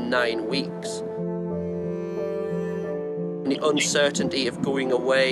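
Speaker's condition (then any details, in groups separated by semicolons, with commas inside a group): No condition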